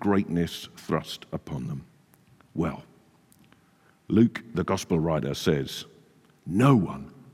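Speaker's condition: No condition

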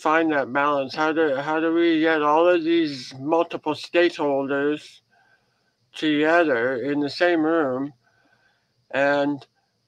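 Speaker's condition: Head and neck cancer surgery; crooked head since

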